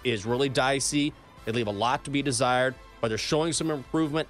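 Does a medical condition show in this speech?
No.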